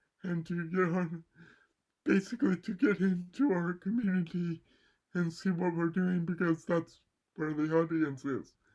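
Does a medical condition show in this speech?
Yes: cerebral palsy; mild left side.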